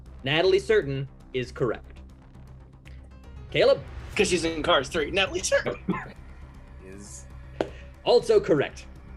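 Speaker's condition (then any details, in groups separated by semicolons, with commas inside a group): No condition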